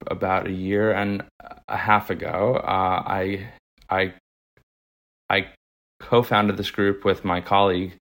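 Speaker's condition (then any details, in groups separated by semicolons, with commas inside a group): Stuttering; stutter present since earliest memories of speaking, childhood onset; stutter often quite mild, can flare up; audible disfluency, subtle pauses, uses strategies while speaking, automated voice systems misrecognize names starting r; repeated words, blocks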